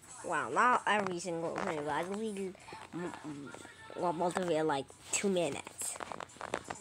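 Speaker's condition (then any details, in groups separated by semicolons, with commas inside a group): No condition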